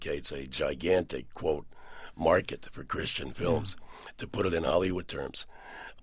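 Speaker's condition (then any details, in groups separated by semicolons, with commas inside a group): Partial laryngectomy for throat cancer; 80% larynx removed, Cleveland Clinic experimental surgery attached left neck muscles; mute about two years after surgery, then sounded like Brando in the Godfather, long-term trach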